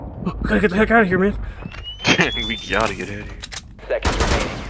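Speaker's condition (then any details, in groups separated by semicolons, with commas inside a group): No condition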